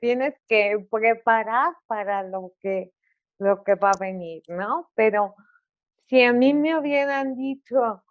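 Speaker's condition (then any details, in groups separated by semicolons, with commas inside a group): Cerebral palsy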